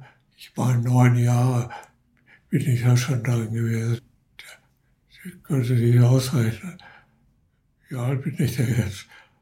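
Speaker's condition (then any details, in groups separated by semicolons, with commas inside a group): Parkinson's disease; progressive Parkinson's disease, arm tremor, finger cramping, arm dislocated in car accident with ongoing pain; progressive worsening, cannot turn newspaper pages, in care home, LVR neurologist; could not speak properly during earlier sudden spinning vertigo episode, caller noticed voice, ambulance called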